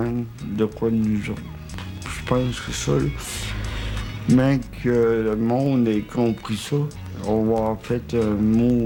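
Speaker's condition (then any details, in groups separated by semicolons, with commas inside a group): Cerebral palsy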